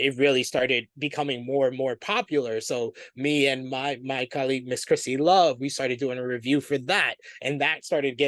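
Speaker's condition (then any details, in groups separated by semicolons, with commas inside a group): No condition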